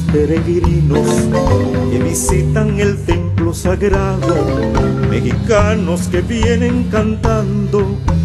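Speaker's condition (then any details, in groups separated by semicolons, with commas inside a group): No condition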